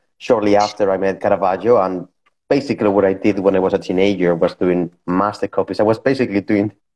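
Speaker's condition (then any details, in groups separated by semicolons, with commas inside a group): No condition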